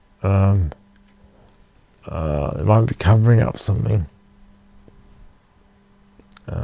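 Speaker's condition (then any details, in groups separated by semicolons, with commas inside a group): Cerebral palsy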